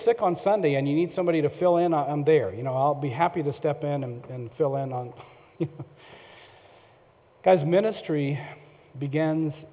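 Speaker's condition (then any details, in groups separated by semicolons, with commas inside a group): No condition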